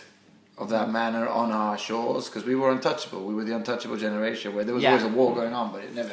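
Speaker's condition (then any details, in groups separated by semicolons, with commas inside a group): No condition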